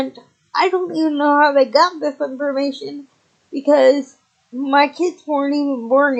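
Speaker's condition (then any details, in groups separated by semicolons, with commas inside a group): Cerebral palsy, spastic, severe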